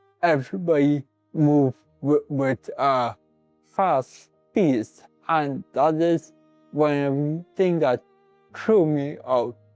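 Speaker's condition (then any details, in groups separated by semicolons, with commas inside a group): Cerebral palsy; from birth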